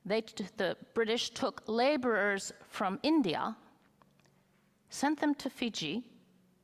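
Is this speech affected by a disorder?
No.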